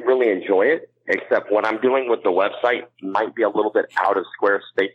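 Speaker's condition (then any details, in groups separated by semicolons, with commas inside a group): Cleft palate; ear pressure not relieved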